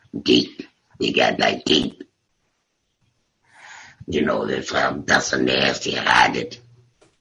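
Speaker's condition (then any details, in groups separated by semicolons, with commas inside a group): Laryngectomy; total laryngectomy for tumor by voice box, after failed six weeks chemo and radiation; voice prosthesis with hands-free device held by patch, still learning device, ongoing speech therapy; voice deeper and raspy before diagnosis, only one or two words after surgery, improving with therapy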